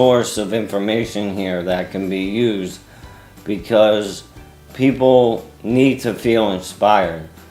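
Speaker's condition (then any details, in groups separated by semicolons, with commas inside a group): ALS; arms too weak to use, young-adult onset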